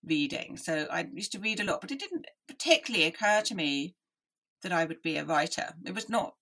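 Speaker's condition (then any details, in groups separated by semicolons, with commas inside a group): Deafness; deaf from early age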